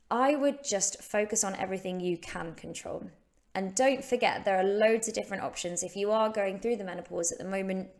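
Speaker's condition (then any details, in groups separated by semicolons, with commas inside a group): No condition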